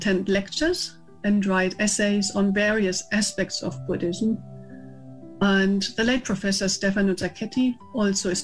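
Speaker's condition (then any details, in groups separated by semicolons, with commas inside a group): No condition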